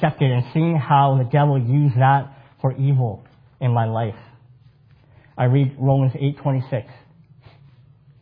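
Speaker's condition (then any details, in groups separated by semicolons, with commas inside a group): Cleft palate; congenital cleft palate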